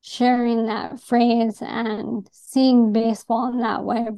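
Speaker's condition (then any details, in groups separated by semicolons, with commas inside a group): ALS; Columbia University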